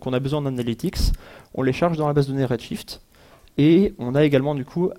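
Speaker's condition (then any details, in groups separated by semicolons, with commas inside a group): No condition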